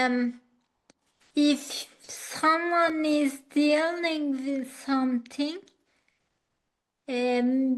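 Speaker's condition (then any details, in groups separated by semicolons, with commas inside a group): Acquired ataxia; lithium toxicity, cerebellar damage; about 3 years since onset, walks, falls when tired, head tremor; lost speech at onset, speech therapy, still slow but understandable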